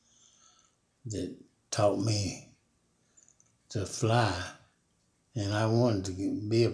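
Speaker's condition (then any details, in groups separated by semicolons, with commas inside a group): Parkinson's disease; Parkinson's for about 5 years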